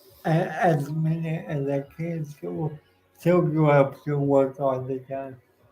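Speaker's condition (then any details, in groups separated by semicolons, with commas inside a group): Cerebral palsy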